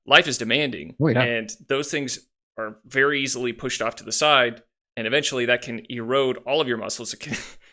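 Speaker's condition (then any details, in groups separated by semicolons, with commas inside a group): No condition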